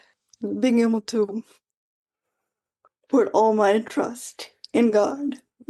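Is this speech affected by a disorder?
Yes: quadriplegic cerebral palsy.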